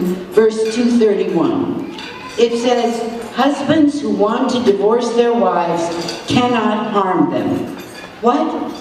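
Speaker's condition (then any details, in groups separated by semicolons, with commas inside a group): No condition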